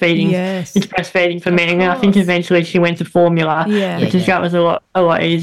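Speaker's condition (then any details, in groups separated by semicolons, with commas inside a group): Bilateral cleft lip and palate; congenital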